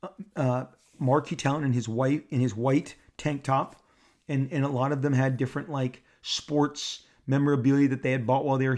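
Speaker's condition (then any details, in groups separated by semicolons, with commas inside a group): No condition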